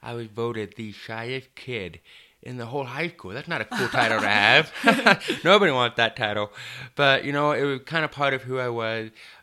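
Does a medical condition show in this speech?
Yes: deafness, hard of hearing; 12 years of intense speech therapy, had to learn how to talk, holds normal dialogue.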